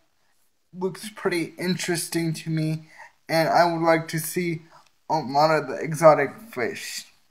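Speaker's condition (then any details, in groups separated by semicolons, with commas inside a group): Cerebral palsy; uses wheelchair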